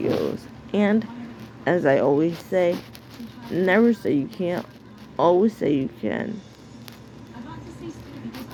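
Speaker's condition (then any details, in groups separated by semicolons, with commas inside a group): Cerebral palsy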